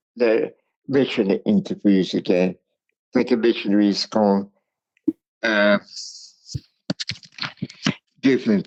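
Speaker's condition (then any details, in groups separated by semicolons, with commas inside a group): Cerebral palsy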